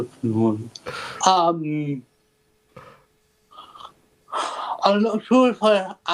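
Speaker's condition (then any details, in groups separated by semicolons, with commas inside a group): Cerebral palsy; ataxic type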